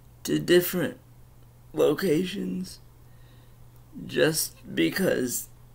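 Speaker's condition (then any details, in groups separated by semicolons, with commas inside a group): Cerebral palsy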